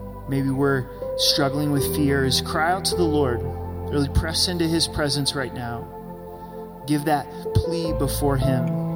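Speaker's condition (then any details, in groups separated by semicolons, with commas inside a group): No condition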